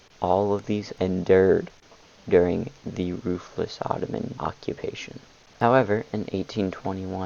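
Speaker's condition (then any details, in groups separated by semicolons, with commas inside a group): No condition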